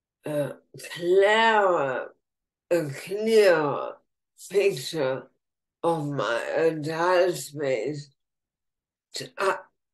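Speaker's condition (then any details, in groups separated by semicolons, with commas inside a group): ALS, bulbar form, bulbar onset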